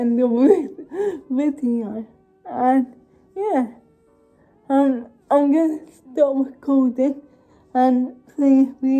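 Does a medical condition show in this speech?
Yes: cerebral palsy.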